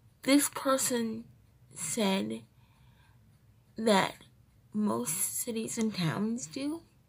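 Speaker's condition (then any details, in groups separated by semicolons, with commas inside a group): Cerebral palsy, triplegia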